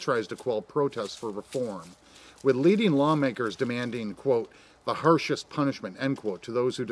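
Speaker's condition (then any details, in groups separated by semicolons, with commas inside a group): No condition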